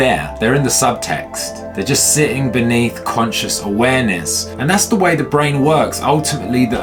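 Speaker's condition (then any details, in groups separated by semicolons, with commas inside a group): No condition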